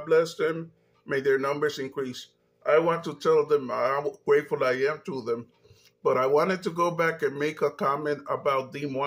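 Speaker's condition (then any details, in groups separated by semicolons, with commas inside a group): No condition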